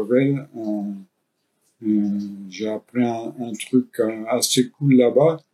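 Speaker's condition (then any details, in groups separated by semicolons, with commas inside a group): ALS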